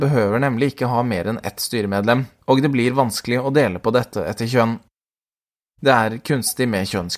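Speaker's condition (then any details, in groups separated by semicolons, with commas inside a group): No condition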